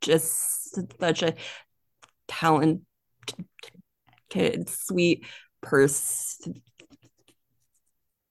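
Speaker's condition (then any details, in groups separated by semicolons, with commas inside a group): Stuttering; stutter since childhood, more severe when younger, quiet child avoiding speaking, NSA workshop in Fort Lauderdale; more comfortable the more people spoken to, sound repetitions; prolonged sounds, blocks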